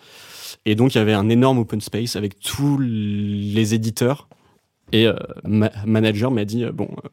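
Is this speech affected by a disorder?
Yes: stuttering; stuttering since about age five or six, described as innate, father also stuttered; mild stutter at age 24, daily frustration, uses strategies to contain stuttering; blocks on p or k sounds, worse with stress, fatigue, shyness, fear of stuttering, phone calls; here repeated sounds.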